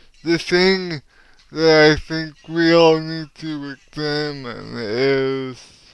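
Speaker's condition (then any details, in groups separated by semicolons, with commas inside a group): Cerebral palsy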